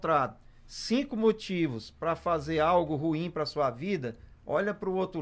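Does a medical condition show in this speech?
No.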